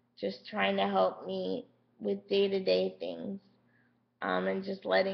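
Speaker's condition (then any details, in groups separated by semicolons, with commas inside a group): Cerebral palsy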